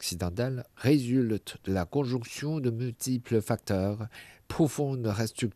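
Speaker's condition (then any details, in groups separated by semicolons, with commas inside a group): No condition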